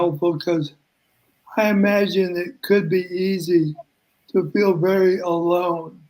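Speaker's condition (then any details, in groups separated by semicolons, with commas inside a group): ALS; mainly affects voice and breathing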